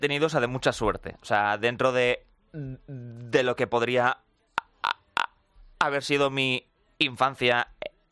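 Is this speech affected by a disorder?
Yes: stuttering; since childhood, has seen speech therapist (logopeda), learned techniques; stutter evident on radio; stutter partly controlled, sometimes out of control, blocks before joke endings, worse under tension, fluent singing; here blocks.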